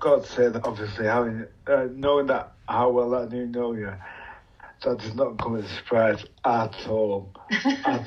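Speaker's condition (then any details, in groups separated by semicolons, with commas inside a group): Motor neuron disease; followed by MND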